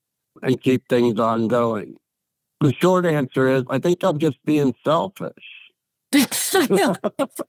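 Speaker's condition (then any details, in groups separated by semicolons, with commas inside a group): ALS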